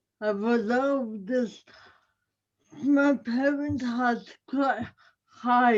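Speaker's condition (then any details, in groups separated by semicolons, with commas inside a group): Cerebral palsy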